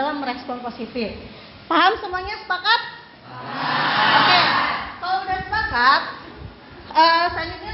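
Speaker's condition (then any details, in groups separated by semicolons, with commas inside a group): No condition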